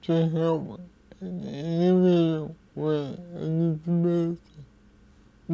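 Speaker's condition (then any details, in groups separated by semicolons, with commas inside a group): Cerebral palsy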